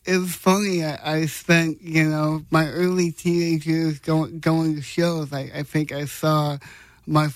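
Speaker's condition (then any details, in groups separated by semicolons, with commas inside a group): Cerebral palsy; congenital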